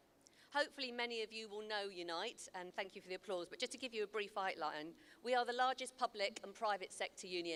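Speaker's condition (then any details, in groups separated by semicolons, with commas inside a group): No condition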